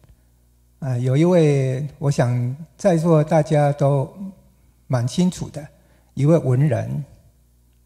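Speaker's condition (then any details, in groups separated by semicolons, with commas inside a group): No condition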